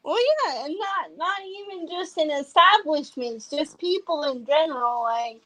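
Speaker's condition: Cerebral palsy; cannot walk

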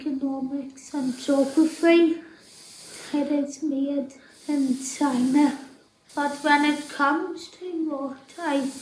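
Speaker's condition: Tracheostomy and ventilator dependent

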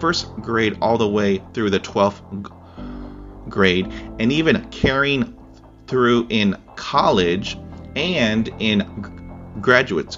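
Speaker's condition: Stutter; stutter since childhood, over 35 years, present from first grade through college and graduate school; could not say own name when young; prolonged sounds

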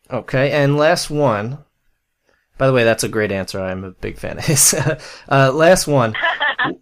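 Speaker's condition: No condition

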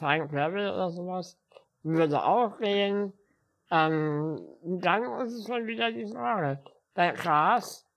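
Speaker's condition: Spinal muscular atrophy; physical disability

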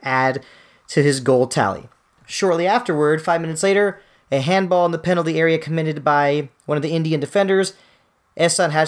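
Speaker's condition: No condition

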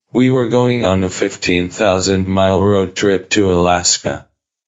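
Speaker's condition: ALS, speech-generating device; silences while typing

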